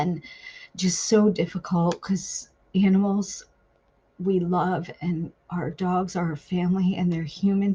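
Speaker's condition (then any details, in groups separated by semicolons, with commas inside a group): No condition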